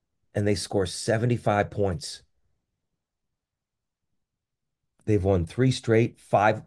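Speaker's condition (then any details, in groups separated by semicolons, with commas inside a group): No condition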